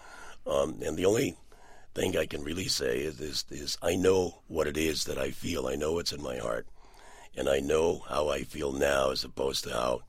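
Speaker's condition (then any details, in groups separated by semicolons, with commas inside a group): Partial laryngectomy for throat cancer, partial, 80% of larynx removed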